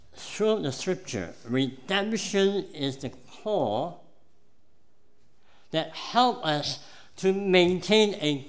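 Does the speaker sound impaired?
Yes: cleft palate; congenital cleft palate, present from birth.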